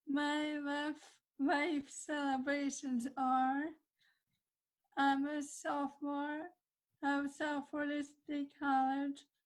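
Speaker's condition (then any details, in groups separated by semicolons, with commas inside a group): Cerebral palsy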